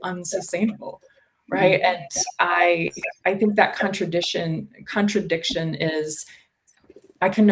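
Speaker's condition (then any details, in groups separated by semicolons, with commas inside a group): No condition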